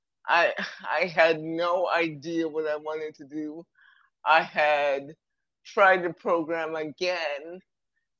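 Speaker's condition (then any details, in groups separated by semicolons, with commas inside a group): Cerebral palsy; present from birth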